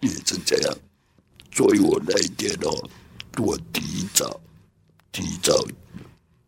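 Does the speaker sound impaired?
Yes: laryngectomy for hypopharyngeal cancer; total laryngectomy for stage four hypopharyngeal cancer diagnosed at 45, smoker since junior high; esophageal speech learned at 中華民國無喉者復聲協會; hoarse voice before diagnosis, voice lost after surgery, 1.5 years to say own name.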